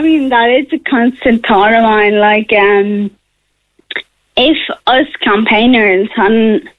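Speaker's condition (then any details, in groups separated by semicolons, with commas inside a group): Friedreich's ataxia; progressive neuromuscular disease, nerve damage, muscle weakness, mobility loss; awaiting HSE reimbursement decision on Skyclarys, a drug slowing progression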